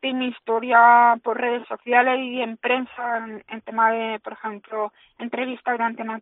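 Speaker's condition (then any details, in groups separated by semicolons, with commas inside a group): Hearing loss with cochlear implants; bilateral cochlear implants, needed daily including racing; early unadapted karting helmet meant hearing nothing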